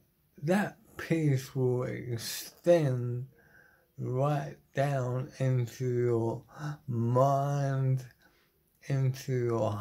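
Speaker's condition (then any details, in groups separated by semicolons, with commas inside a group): Motor neuron disease; terminal; body failing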